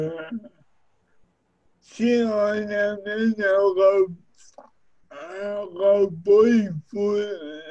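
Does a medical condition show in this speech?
Yes: cerebral palsy.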